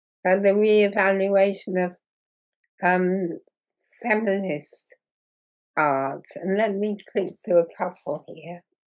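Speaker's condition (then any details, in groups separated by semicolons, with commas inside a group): Muscular dystrophy; progressive muscle wasting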